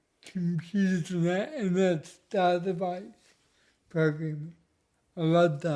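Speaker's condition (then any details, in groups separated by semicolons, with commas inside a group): Cerebral palsy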